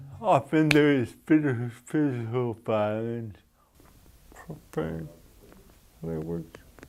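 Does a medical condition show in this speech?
Yes: brain injury.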